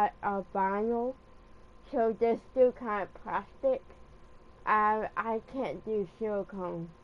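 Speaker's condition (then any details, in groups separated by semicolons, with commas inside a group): Cerebral palsy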